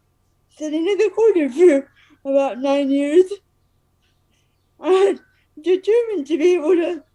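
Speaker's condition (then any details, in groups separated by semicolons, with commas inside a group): Cerebral palsy; uses wheelchair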